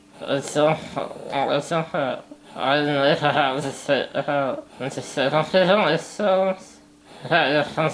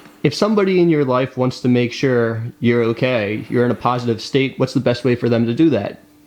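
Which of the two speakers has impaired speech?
The first: spinal muscular atrophy type 1; type 1, unable to move body muscles; speech needs translating by companion.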